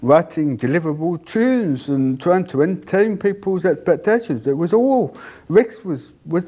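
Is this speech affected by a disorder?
Yes: deafness; cannot hear own voice.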